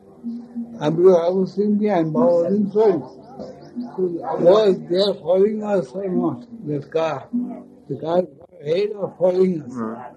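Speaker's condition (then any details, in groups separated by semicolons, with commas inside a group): Speech loss after head injury; heavy speech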